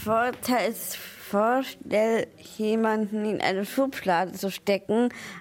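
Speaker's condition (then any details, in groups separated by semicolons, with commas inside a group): Down syndrome; congenital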